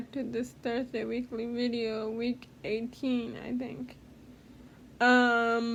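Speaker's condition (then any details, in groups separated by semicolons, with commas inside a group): Cerebral palsy; speech therapy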